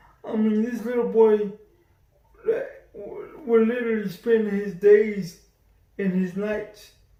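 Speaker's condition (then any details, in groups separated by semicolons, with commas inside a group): Cerebral palsy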